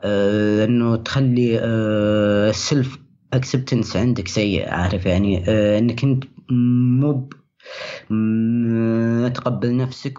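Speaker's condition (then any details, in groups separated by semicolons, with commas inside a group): Stuttering; stutter from about age 10, mild then worsening, obstacle by 15, later stuttering control program; stutter greatly controlled after program, now increased again, hardest in meetings and work communication; prolonged sounds, blocks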